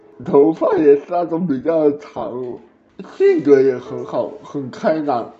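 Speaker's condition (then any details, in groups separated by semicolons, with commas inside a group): Cerebral palsy; earns a living with keyboard and mouse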